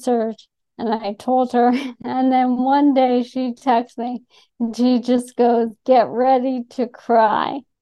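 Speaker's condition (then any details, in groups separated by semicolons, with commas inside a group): ALS; speech affected by ALS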